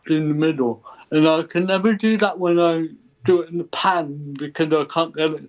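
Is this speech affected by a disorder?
Yes: cerebral palsy; ataxic type.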